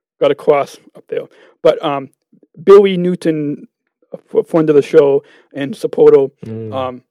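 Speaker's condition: Stuttering; repeated sounds

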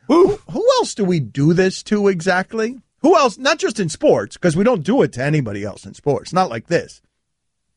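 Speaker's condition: No condition

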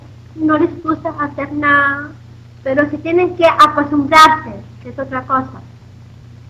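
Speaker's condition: Down syndrome; recites own poems, answers interview questions in full sentences

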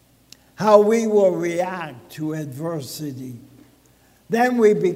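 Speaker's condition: ALS (Lou Gehrig's disease); asks Wendy to turn microphone volume up

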